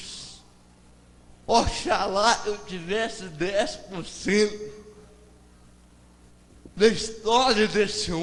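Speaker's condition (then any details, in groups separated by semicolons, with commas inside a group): Cerebral palsy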